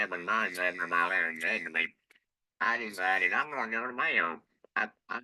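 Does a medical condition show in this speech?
Yes: laryngectomy; total laryngectomy, stage four vocal cord tumors; TE voice or electrolarynx.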